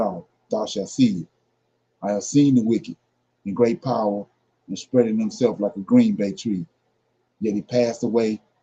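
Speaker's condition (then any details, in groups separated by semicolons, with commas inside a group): No condition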